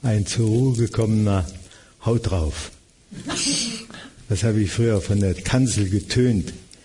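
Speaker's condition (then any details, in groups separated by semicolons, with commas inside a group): Parkinson's disease; almost daily falls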